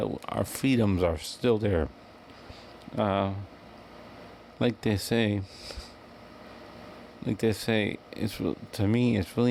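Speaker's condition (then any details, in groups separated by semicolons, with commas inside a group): Cerebral palsy; wheelchair user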